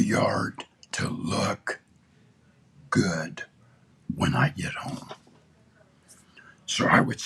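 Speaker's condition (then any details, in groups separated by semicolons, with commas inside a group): Throat cancer; tracheostomy tube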